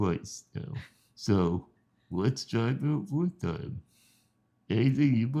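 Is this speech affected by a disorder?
Yes: spinal muscular atrophy.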